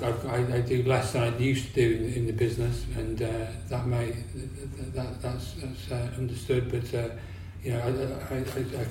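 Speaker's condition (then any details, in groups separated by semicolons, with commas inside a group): Parkinson's disease; mumbles a lot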